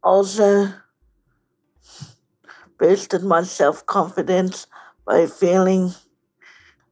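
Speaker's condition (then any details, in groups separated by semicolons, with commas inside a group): Cerebral palsy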